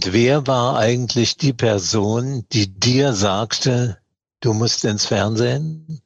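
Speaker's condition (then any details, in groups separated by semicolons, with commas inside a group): Parkinson's disease; mild course, ongoing tremor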